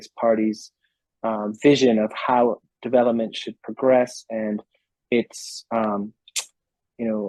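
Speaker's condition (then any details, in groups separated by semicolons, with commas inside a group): No condition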